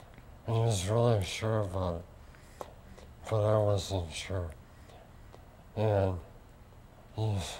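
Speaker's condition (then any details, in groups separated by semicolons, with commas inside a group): Lou Gehrig's disease; tracheostomy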